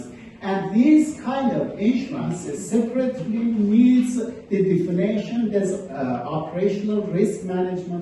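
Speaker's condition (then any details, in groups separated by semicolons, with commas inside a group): No condition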